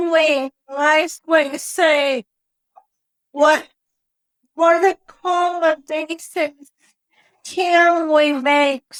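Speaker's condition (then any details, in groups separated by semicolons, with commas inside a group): Cerebral palsy; wheelchair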